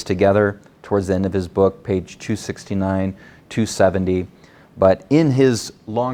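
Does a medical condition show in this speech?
No.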